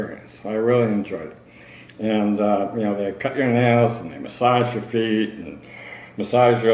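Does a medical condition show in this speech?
Yes: ALS; slowly progressive, bulbar involvement.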